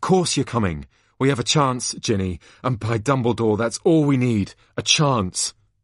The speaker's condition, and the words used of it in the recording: None; typical speech.